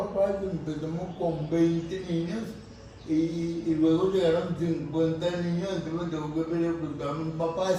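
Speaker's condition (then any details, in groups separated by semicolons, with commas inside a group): Cerebral palsy; speech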